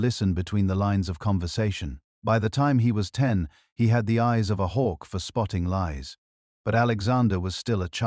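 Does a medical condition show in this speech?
No.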